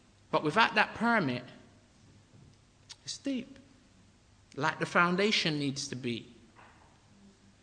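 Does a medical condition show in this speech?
No.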